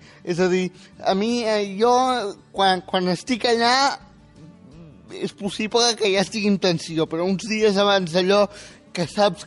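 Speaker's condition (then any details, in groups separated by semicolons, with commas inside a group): Spastic quadriplegic cerebral palsy; age 18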